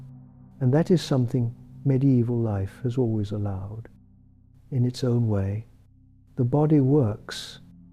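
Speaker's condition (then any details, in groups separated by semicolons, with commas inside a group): No condition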